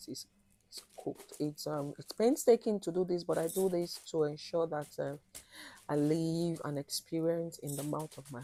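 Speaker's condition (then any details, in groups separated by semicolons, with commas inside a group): No condition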